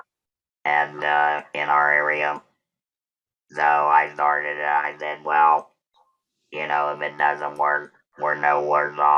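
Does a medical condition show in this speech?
Yes: total laryngectomy.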